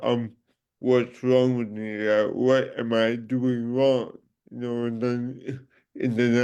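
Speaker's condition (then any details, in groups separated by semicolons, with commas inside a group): Cerebral palsy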